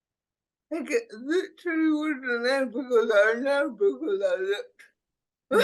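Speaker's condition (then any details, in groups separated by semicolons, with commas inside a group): Cerebral palsy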